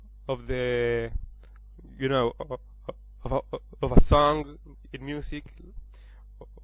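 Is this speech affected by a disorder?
Yes: covert stuttering; native Spanish speaker speaking English for first time; past therapy and speech lesson with little improvement, days off for therapy, motivated for psychotherapy; demonstrates metronome technique, untested in spontaneous conversation, dislikes own voice tone; here repeated sounds, prolonged sounds.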